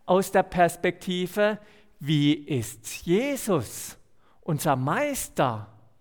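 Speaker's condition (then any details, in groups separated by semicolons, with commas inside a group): No condition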